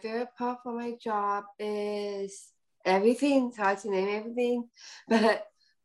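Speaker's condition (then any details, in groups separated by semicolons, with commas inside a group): Down syndrome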